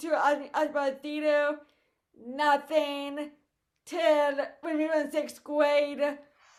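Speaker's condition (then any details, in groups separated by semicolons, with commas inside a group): Cerebral palsy; voice affected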